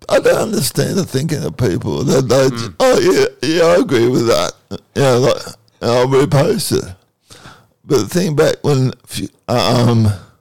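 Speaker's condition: Cerebral palsy

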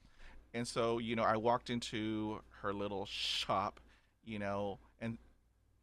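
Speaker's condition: Stuttering; stutter since about age 5 after shock and trauma, mute one year, 20 years speech therapy; age 51, over 40 years stuttering, still stutters, school speech therapy in Corpus Christi, Texas; stutter persists, blocks and repetitions since childhood, fluent when whispering, using accents or acting; prolonged sounds

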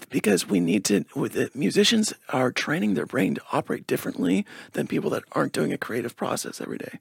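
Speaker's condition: Spasmodic dysphonia; speaks in higher pinched tone to reliably get words out

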